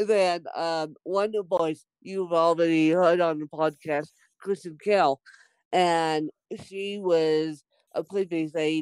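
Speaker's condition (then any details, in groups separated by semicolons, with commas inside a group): Cerebral palsy, mixed, moderate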